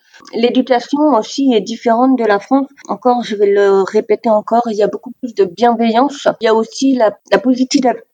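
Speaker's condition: Deafness, severe; oralist, uses some sign language

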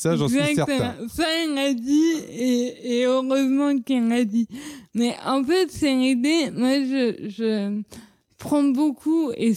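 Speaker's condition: Cerebral palsy; all rehabilitation including physiotherapy stopped at age 18

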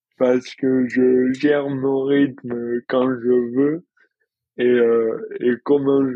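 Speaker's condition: Dystonia; involuntary muscle contractions

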